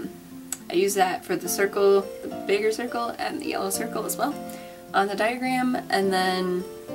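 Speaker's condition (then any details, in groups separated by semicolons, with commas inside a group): No condition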